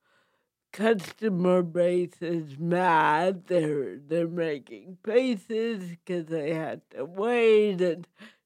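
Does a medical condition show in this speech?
Yes: cerebral palsy with speech impediment.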